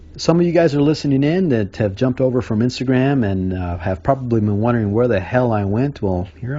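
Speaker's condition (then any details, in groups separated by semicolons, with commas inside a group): No condition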